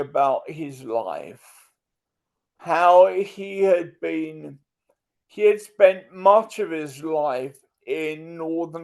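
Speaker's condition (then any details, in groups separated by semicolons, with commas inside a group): Multiple sclerosis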